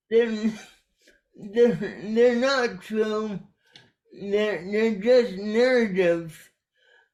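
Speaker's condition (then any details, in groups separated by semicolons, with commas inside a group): Cerebral palsy; caused by brainstem aneurysm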